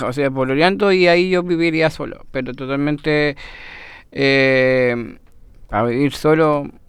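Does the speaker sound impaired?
Yes: Down syndrome.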